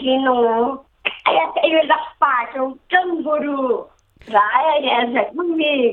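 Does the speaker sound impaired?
Yes: Down syndrome; already talking when small, began stuttering after 2.5-year move to Germany, development somewhat delayed.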